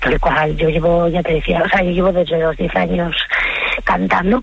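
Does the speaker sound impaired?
Yes: vocal fold nodules; two vocal cord nodules, forbidden to sing, keeps singing professionally, about 22 gigs a month; voice broken after five gigs Friday to Sunday, uses propolis-licorice remedy and lozenges; hoarse broken voice, apologizes for voice, projects voice differently, imitates Bonnie Tyler or Joaquín Sabina.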